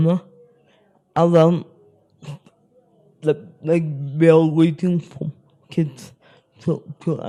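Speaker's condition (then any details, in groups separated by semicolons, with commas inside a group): Spastic cerebral palsy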